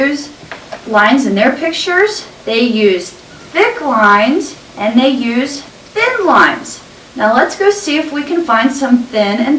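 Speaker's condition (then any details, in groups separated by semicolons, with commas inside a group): No condition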